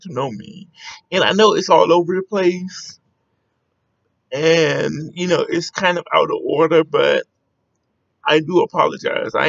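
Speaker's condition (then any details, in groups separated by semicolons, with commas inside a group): Cerebral palsy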